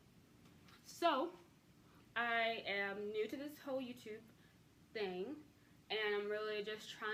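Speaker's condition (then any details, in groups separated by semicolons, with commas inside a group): No condition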